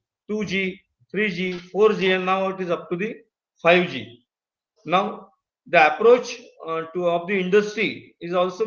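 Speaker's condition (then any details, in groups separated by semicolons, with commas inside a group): No condition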